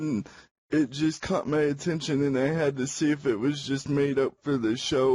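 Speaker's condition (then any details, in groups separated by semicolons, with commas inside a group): Cerebral palsy; cerebral palsy, prenatal oxygen loss, cannot walk, power wheelchair; can speak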